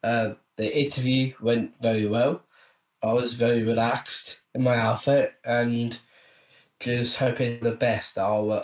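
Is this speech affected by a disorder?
Yes: Down syndrome.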